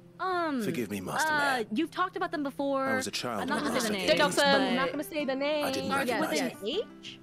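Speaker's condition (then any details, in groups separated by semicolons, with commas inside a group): No condition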